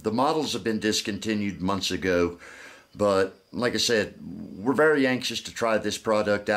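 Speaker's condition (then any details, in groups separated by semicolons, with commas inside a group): No condition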